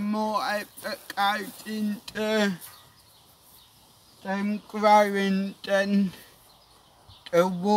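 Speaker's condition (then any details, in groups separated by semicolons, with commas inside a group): Cerebral palsy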